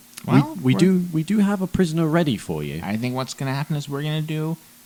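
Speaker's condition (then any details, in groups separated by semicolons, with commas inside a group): No condition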